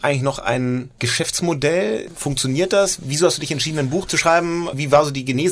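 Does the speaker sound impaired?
No.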